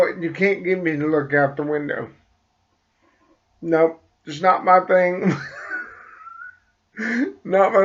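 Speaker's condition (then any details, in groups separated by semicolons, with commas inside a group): Cerebral palsy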